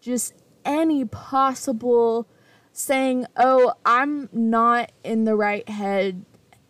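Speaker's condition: Stutter; stutter since age four; part-word repetitions, fillers, gets stuck on first word when saying own name; repeated words, blocks

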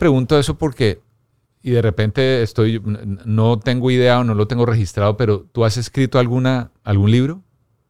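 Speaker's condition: No condition

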